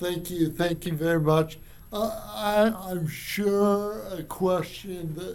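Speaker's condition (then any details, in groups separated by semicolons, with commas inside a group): Cerebral palsy; from birth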